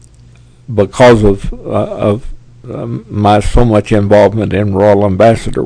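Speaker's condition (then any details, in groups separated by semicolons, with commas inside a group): Parkinson's; tremors as early symptom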